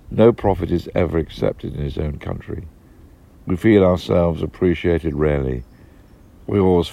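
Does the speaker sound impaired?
No.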